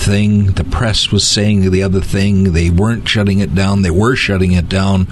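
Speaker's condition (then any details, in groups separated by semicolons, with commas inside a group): No condition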